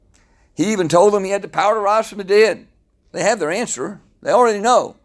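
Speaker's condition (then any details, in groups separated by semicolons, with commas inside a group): No condition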